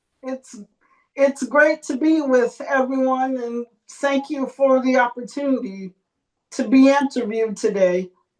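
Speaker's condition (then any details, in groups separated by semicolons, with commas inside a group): Cerebral palsy; since childhood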